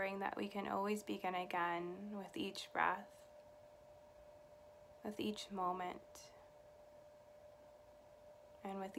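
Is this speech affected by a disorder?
No.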